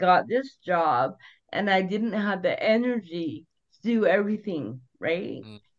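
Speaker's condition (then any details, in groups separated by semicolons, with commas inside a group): Cerebral palsy; onset at birth, needed resuscitation to breathe, diagnosed about 18 months later, physical therapy at Glen Rose Play School; always walked, atypical gait without natural rhythm, scooter for about 12 years; no speech therapy needed as child, thanks to mother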